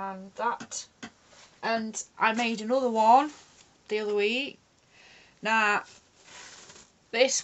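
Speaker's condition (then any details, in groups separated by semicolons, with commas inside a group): No condition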